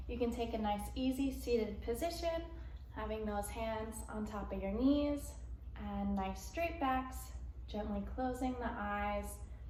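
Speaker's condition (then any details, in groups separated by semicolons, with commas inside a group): No condition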